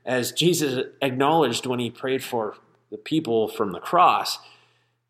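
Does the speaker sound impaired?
No.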